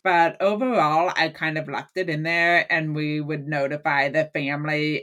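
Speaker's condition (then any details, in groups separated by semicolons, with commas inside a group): Hearing loss; hearing aid and cochlear implant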